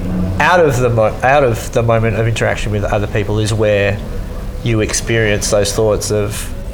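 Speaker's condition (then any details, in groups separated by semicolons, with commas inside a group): Cleft lip and palate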